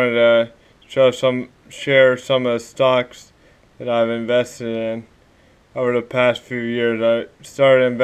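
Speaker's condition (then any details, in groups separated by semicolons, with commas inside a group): Cerebral palsy; spastic, affects walking and legs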